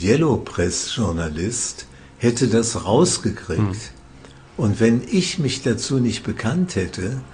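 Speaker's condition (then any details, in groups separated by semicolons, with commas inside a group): Parkinson's disease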